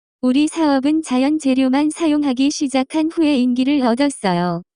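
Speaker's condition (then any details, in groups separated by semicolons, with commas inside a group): No condition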